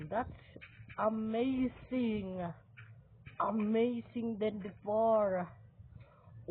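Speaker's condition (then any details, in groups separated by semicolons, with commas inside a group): No condition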